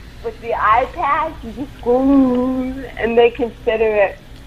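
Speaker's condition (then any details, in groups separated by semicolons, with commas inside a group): Cerebral palsy; involuntary movements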